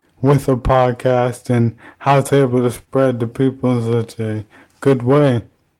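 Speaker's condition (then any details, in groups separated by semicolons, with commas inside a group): ALS; diagnosed age 29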